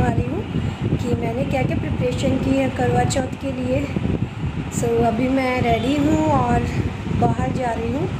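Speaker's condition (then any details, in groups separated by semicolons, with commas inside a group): No condition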